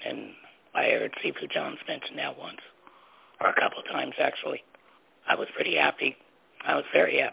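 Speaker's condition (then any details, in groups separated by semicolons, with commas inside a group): Laryngectomy; voice box surgically removed after cancer at young age; learned to talk differently, different tone of voice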